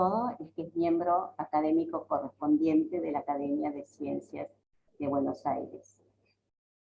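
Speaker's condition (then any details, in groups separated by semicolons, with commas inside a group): No condition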